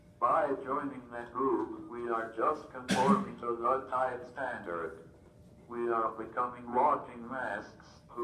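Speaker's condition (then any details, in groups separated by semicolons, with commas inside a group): Cerebral palsy, athetoid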